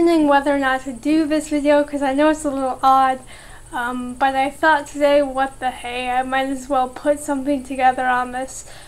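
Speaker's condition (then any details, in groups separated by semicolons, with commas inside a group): Cerebral palsy; cerebral palsy affecting walking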